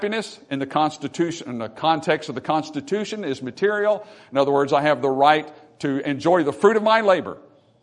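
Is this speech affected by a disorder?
No.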